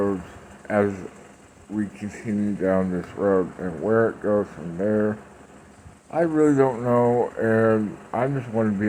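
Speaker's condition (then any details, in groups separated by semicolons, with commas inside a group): Parkinson's; speech impediment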